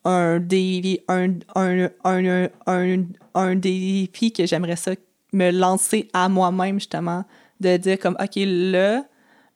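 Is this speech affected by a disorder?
Yes: stuttering; stuttering with blocks, attends L'ABC stuttering meetings; sound and word repetitions, que-que-que; here repeated words, prolonged sounds.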